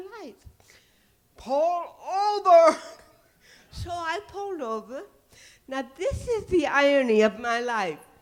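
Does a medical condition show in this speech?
Yes: cerebral palsy; titanium neck.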